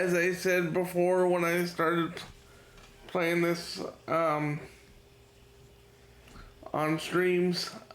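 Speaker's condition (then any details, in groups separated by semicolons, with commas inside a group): Cerebral palsy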